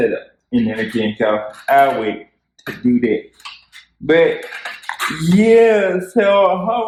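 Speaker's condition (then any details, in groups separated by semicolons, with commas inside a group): Cerebral palsy; spastic quadriplegic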